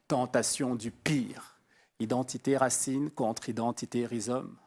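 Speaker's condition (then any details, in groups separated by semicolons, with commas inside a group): No condition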